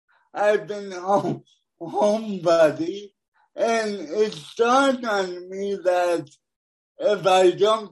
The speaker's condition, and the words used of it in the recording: Cerebral palsy. Every day, because of my speech impediment, I get discriminated against.